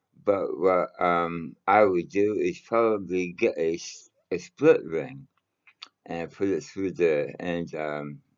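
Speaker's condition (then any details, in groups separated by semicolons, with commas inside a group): Mouth cancer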